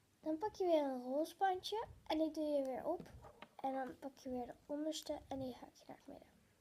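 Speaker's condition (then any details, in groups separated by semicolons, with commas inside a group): No condition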